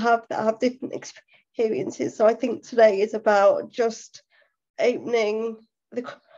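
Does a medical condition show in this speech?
Yes: cerebral palsy; full-time wheelchair user.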